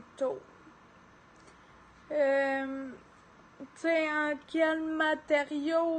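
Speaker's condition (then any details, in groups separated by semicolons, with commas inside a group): Ataxia; degenerative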